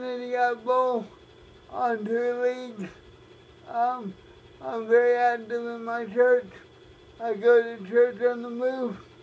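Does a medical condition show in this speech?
Yes: cerebral palsy, spastic, mild.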